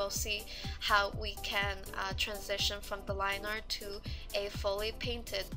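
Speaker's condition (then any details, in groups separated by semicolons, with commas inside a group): No condition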